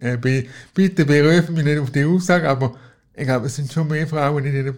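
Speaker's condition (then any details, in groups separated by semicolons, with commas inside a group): Cerebral palsy; cerebral palsy from birth, physical not cognitive, wheelchair user, moved on knees as child; daily help via IV assistance model for almost 10 years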